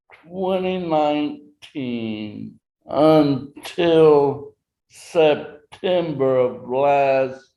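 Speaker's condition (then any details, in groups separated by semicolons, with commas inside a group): Traumatic brain injury; 39 years since injury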